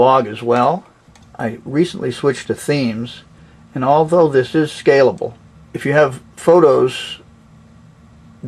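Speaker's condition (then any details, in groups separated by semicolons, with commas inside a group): No condition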